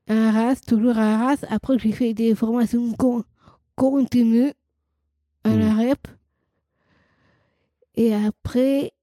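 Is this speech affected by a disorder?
Yes: Down syndrome, trisomy 21.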